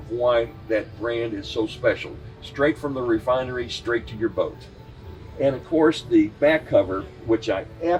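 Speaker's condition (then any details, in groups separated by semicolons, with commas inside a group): No condition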